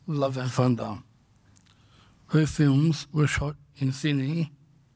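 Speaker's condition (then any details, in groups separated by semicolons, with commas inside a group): Down syndrome; congenital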